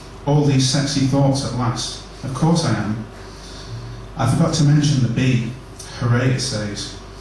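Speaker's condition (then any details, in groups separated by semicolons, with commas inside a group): No condition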